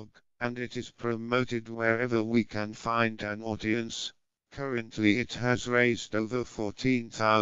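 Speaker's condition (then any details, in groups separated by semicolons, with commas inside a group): Bulbar onset motor neurone disease, speech-generating device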